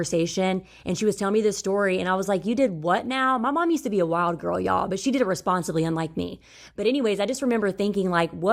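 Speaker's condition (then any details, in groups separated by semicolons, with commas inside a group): No condition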